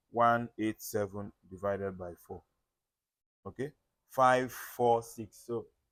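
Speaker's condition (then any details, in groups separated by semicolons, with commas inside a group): No condition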